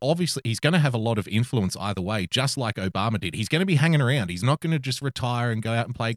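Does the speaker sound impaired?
No.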